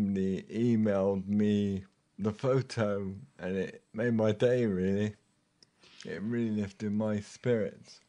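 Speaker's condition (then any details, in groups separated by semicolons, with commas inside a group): Motor neurone disease; progressing, walks only a few steps; speech audibly deteriorating, breathing capacity down to 42%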